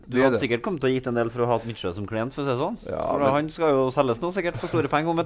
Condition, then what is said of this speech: None; typical speech.